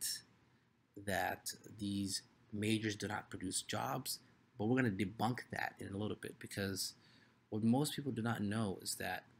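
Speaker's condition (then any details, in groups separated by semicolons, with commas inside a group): No condition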